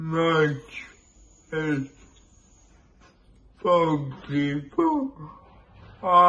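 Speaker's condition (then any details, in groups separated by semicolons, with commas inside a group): Cerebral palsy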